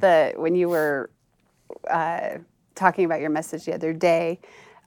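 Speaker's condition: No condition

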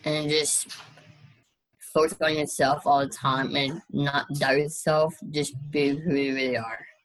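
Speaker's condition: Down syndrome; extra copy of chromosome 21, low muscle tone, heart surgery, eye surgery and other surgeries in childhood, thyroid removed; adult, 22 years old

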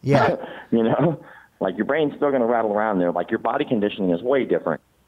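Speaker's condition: Cleft palate; congenital, many surgeries in childhood, facial scars

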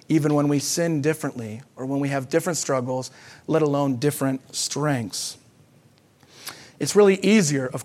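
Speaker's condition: No condition

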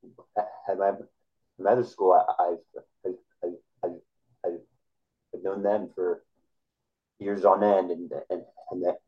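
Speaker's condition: Stuttering; stutter since childhood, known to classmates at earlier school before 7th grade; adult, past college freshman year, working, constantly trying to improve stutter; uses small talk to avoid stuttering, talked little as child, discloses stutter, training others builds confidence; repeated sounds, repeated words

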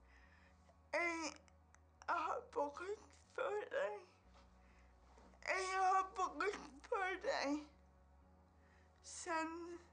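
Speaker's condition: Cerebral palsy; 28 years since onset

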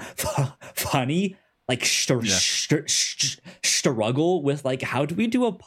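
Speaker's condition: Stutter; self-attributed to brain moving faster than mouth; good and bad days, some days cannot speak, fast when excited, mistaken for cartoony bit; repeated sounds, prolonged sounds

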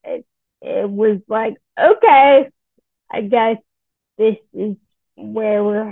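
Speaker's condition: Friedreich's ataxia; rare genetic progressive neuromuscular disease, onset age 17, wheelchair user, also multiple sclerosis for 9 years; speech and swallowing issues, unclear whether from Friedreich's ataxia or multiple sclerosis

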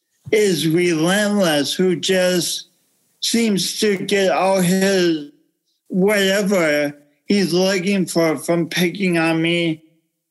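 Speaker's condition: Cerebral palsy; unique walking style

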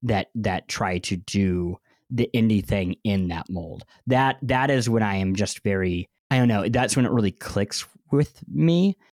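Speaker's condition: Cleft lip and palate; 2-3 months recovery each

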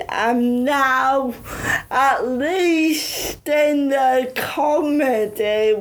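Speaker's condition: Cerebral palsy; affects speech and mobility

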